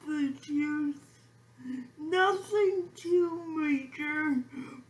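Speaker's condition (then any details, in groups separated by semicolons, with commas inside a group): Physical speech impairment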